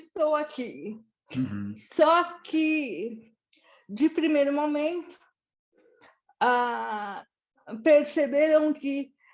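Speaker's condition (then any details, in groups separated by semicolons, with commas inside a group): Cerebral palsy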